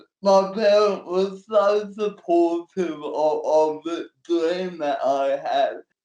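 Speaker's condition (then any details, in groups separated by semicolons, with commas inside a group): Cerebral palsy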